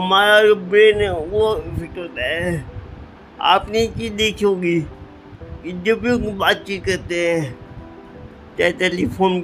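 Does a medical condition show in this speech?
Yes: cerebral palsy.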